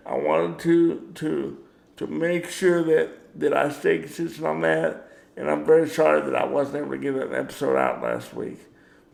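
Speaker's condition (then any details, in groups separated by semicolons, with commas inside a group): Cerebral palsy; power wheelchair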